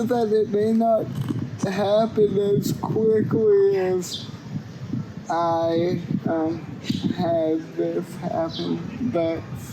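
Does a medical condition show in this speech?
Yes: cerebral palsy; cannot walk unaided.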